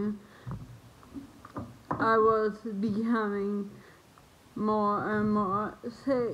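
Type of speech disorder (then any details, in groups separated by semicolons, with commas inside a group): Dysarthria; autoimmune reaction to virus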